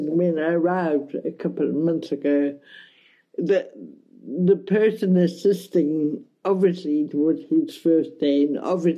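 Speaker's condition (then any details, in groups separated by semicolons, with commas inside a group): Cerebral palsy, mild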